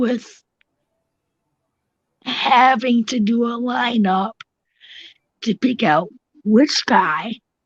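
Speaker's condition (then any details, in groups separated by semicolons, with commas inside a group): Cerebral palsy; tracheotomy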